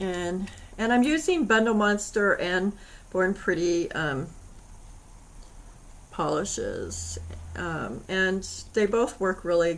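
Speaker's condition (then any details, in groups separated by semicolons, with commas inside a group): No condition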